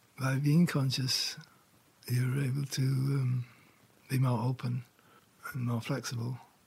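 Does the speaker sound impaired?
Yes: Parkinson's; diagnosed about 4 years ago; no typical shaking, very focused walking, symptoms held off through meditation, wife Laurie does 95% of chores.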